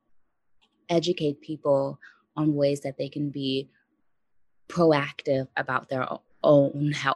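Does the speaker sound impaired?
Yes: stuttering; severe in high school around age 17, fear of talking and communicating; expects stuttering during conversation; here prolonged sounds, blocks.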